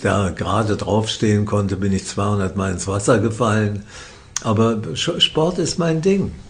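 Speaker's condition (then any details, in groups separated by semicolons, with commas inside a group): Parkinson's disease; first diagnosed by a psychiatrist, treated by professor Jens Volkmann in Würzburg; feels as if not having Parkinson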